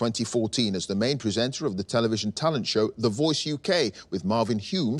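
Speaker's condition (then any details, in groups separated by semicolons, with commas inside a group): No condition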